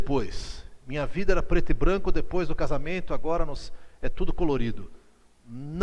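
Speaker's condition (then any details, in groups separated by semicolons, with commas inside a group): No condition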